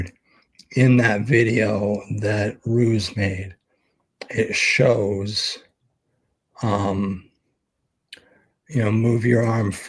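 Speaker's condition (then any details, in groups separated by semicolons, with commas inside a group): ALS; expects to lose voice very soon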